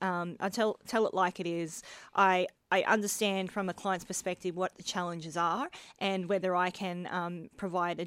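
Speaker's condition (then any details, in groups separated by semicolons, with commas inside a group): Bilateral cleft lip and palate; congenital bilateral, lip and palate did not fuse before birth, multiple hospital operations before school age; adult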